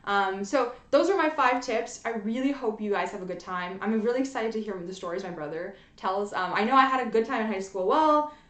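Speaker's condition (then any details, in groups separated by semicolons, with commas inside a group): No condition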